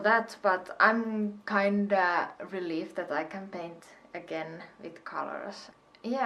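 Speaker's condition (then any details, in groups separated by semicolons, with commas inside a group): No condition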